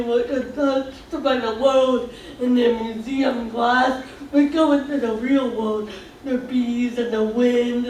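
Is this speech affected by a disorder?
Yes: cerebral palsy; speech slightly off.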